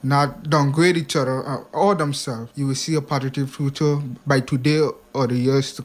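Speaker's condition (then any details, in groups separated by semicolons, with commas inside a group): Hearing impairment; past speech impediment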